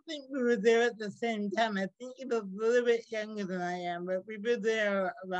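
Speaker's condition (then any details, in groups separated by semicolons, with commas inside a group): Cerebral palsy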